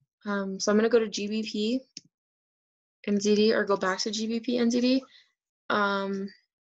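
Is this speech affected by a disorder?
No.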